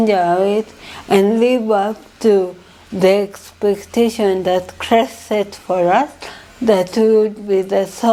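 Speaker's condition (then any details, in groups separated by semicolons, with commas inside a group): Cerebral palsy; from birth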